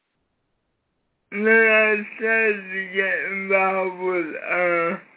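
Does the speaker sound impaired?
Yes: cerebral palsy, severe.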